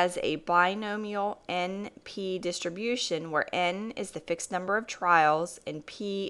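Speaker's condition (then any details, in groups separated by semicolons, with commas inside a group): No condition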